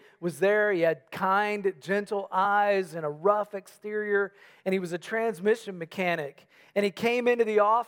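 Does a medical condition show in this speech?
No.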